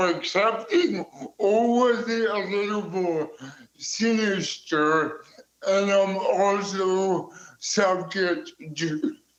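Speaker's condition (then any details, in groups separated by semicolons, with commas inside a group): Cerebral palsy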